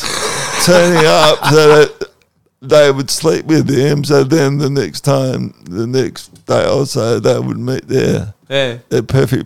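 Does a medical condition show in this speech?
Yes: cerebral palsy.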